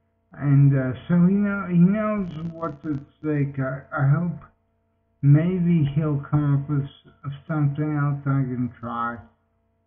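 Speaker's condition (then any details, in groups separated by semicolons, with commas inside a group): Multiple sclerosis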